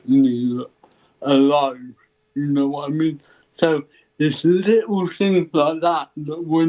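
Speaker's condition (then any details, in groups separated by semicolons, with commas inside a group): Cerebral palsy; ataxic type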